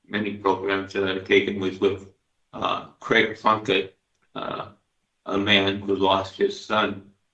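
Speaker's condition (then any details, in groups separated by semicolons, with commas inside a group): Parkinson's disease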